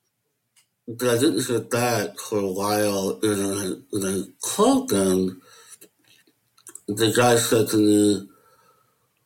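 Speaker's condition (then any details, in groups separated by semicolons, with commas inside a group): Möbius syndrome; incomplete lip closure, certain letters hard to pronounce, not understood by everybody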